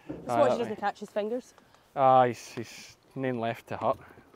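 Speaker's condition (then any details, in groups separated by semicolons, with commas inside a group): No condition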